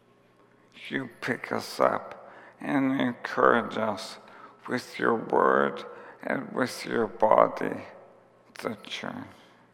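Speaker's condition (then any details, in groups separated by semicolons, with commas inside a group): ALS; onset with tiredness and clumsiness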